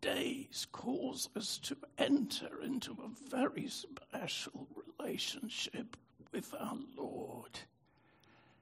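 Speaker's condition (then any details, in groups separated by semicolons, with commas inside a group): Spasmodic dystonia; brain disorder, prior stroke; affected voice, likened to Robert Kennedy Jr.'s voice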